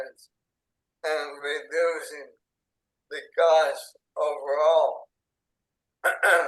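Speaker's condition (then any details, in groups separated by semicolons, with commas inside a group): ALS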